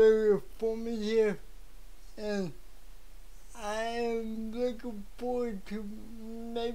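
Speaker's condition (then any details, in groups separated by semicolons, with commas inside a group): Cerebral palsy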